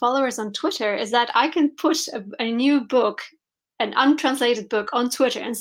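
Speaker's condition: No condition

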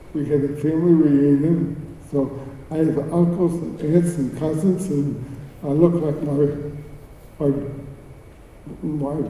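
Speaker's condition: Cerebral palsy; speech

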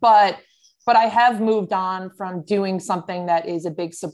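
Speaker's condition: No condition

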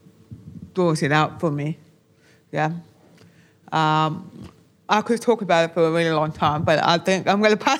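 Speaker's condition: Deafness, born deaf

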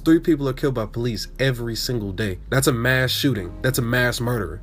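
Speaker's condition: No condition

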